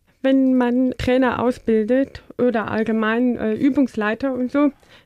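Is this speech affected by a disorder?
Yes: deafness; learned speaking as child using balloons, speaks well, better than many deaf people.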